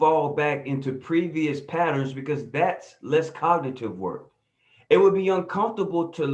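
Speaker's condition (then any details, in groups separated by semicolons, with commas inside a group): No condition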